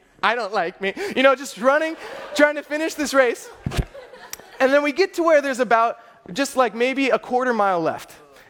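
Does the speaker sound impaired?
No.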